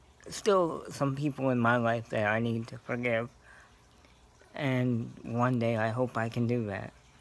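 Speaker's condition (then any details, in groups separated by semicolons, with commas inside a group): Cerebral palsy; scoliosis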